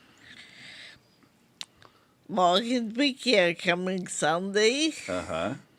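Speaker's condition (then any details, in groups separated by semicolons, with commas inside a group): Multiple sclerosis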